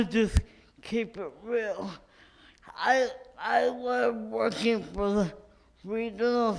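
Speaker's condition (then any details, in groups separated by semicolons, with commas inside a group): Cerebral palsy; from birth, uses wheelchair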